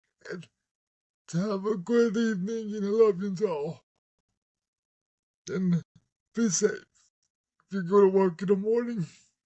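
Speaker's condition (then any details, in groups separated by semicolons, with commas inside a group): Cerebral palsy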